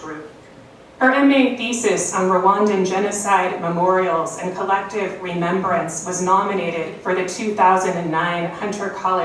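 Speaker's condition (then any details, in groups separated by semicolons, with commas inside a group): No condition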